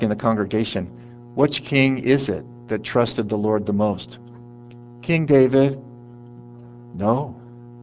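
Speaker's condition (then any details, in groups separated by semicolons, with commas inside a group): No condition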